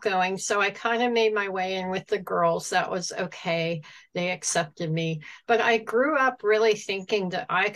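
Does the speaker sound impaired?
Yes: cleft palate; congenital, very severe, no nose, no upper lip.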